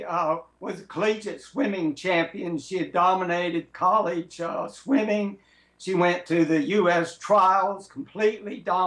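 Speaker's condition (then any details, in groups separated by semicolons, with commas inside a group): No condition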